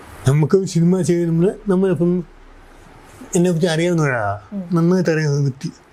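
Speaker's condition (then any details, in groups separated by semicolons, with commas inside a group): Cerebral palsy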